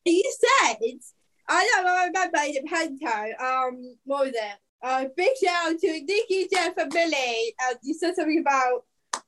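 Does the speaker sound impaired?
Yes: Down syndrome; extra chromosome, 17 years old.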